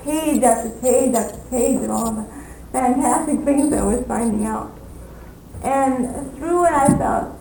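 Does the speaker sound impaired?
Yes: cerebral palsy; non-progressive, plateau in abilities, walks without wheelchair, no formal physical therapy.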